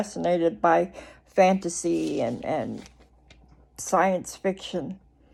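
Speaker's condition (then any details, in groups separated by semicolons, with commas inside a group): Cerebral palsy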